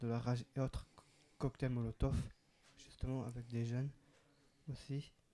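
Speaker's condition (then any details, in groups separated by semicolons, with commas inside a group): Down syndrome, trisomy 21; extra chromosome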